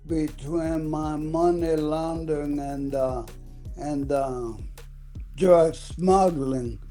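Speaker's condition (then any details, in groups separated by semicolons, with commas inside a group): ALS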